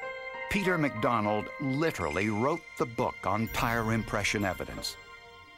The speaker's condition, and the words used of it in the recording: No condition.